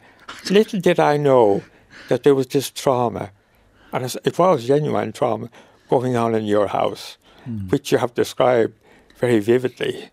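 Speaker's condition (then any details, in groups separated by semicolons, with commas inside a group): Motor neuron disease; may get out of breath while talking, voice still sounds characteristically like himself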